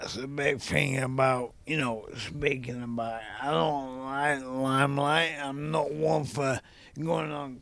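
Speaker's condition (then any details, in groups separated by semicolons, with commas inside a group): ALS (motor neurone disease); nerve conduction testing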